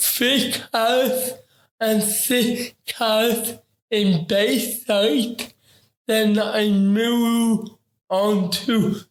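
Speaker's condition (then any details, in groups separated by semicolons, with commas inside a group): Ataxic cerebral palsy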